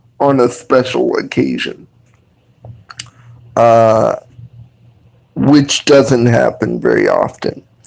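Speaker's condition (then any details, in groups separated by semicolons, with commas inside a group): Cerebral palsy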